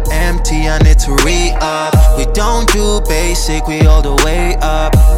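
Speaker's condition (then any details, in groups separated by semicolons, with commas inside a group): No condition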